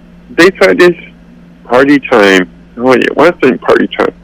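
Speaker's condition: Cerebral palsy; accepts own voice

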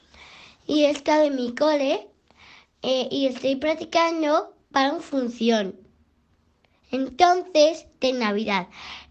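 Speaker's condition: Down syndrome; trisomy 21, extra chromosome in pair 21, genetic alteration, age 11

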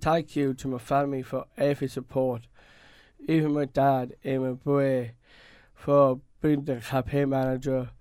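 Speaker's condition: Down syndrome; learned to talk

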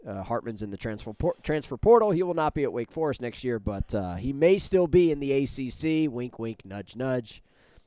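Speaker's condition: No condition

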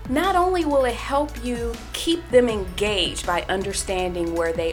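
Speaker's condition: No condition

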